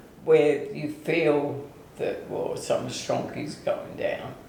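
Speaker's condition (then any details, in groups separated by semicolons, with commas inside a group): ALS/MND; onset foot drop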